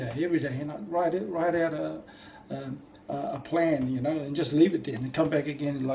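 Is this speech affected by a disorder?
No.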